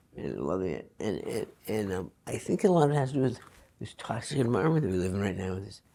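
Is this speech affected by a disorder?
Yes: Parkinson's disease.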